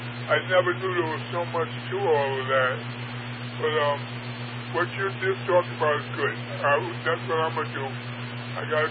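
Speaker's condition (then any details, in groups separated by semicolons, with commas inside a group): Parkinson's; largely wheelchair bound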